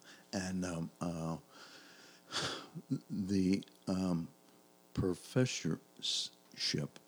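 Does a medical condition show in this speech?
Yes: aphasia after stroke; stroke during heart procedure for suspected blockage, sedated, breathing tube, 5 days in ICU; over 7 years recovery, speech therapy with Rebecca, Katie Murphy, CrossFit with Mesa, public speaker; very hard time speaking, knows what to say, speech returned after about two and half years.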